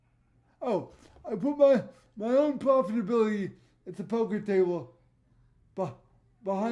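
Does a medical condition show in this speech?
Yes: cerebral palsy; voice tone sometimes odd.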